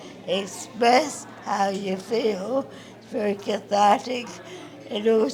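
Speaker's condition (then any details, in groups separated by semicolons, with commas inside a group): Acquired brain injury; acquired during brain stem tumour surgery; after surgery to remove brain stem tumour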